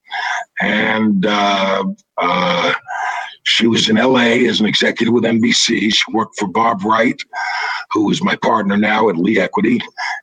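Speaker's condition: Throat cancer, vocal cords removed; no voice for about five years after vocal cord removal

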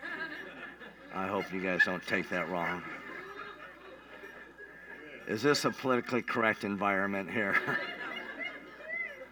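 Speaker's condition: Cleft palate; revived by nurse

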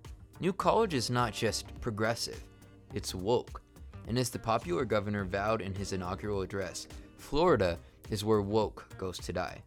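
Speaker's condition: No condition

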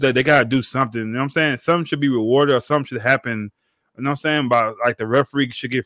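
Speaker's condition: No condition

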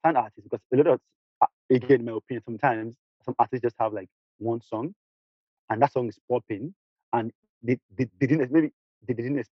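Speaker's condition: Stuttering; mild stutter; spoke too fast; repeated sounds, repeated words

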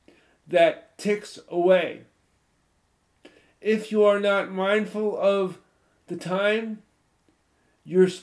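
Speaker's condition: Cerebral palsy; cerebral palsy since childhood

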